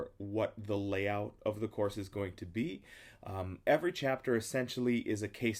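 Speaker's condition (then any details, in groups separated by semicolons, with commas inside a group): No condition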